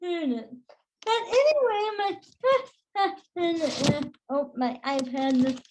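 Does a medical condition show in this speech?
Yes: cerebral palsy.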